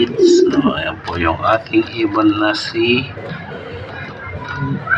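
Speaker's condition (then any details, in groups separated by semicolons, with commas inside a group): No condition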